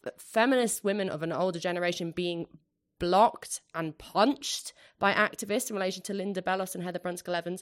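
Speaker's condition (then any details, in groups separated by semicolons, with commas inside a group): No condition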